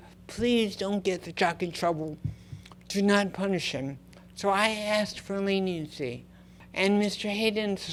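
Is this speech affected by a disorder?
Yes: cerebral palsy.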